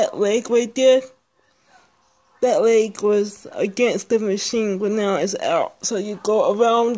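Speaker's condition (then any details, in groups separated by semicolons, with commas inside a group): Speech impairment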